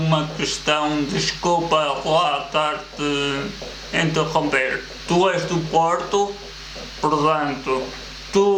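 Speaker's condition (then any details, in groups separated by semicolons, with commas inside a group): Cerebral palsy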